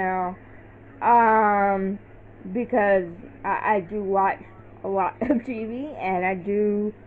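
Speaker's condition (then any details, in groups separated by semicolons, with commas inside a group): Cerebral palsy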